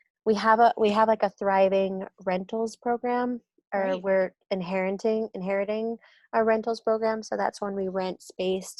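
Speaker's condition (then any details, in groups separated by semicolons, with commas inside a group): No condition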